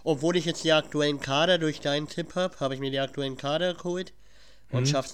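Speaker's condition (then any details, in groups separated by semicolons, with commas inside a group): Cleft palate; has a cold at recording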